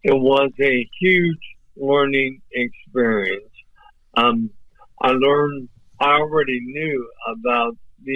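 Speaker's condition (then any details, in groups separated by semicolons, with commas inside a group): ALS; voice off but clear and understandable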